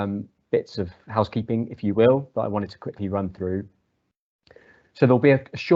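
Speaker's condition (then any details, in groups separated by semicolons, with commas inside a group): No condition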